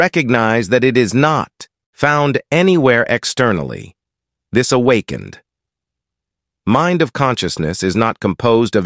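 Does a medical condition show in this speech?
No.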